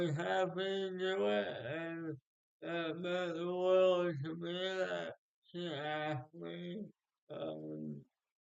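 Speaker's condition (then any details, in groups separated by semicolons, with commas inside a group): Speech impairment after birth surgery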